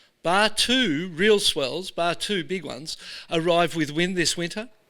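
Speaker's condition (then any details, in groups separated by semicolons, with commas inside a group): No condition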